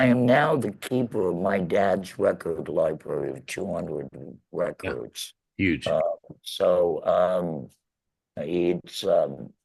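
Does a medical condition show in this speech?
Yes: laryngectomy; 11 years since surgery.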